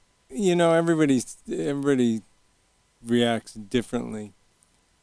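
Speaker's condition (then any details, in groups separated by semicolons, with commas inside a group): Early onset Parkinson's, young onset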